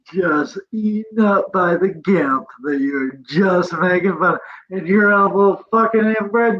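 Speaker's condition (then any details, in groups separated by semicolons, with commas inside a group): Cerebral palsy; present from birth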